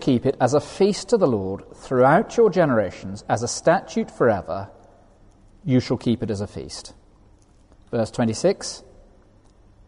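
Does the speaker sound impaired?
No.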